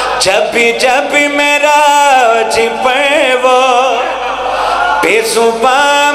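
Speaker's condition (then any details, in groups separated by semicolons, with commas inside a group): No condition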